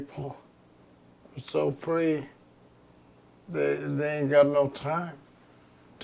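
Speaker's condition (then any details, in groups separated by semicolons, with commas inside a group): ALS; progressive terminal illness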